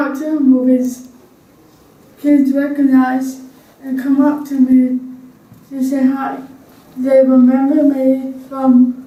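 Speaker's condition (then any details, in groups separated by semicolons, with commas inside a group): Cerebral palsy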